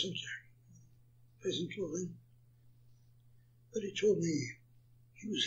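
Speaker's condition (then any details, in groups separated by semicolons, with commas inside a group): Parkinson's; attributed to Agent Orange exposure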